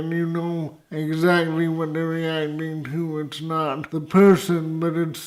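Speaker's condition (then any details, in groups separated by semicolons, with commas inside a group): Spastic cerebral palsy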